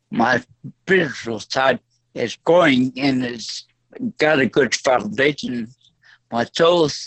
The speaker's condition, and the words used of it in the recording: Stroke. So I'm sorry about my voice, but this is what I was left with.